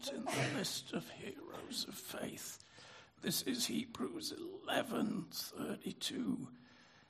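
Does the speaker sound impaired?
Yes: spasmodic dysphonia; about 40 years since onset, voice therapist recommended by audiologist Joanne Tyson, teaching style changed.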